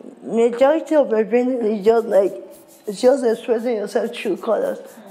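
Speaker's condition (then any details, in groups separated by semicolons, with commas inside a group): Severe cerebral palsy; uses wheelchair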